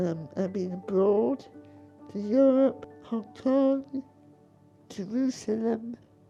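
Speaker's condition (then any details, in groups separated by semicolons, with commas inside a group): Pompe disease, late onset; Pompe disease, neuromuscular, enzyme at half normal; diagnosed 2.5 years ago, enzyme infusions, night BiPAP, wheelchair; breathing weakened, stopped singing, talking very tiring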